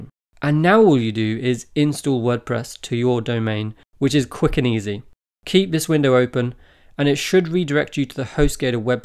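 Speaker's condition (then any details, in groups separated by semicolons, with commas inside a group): No condition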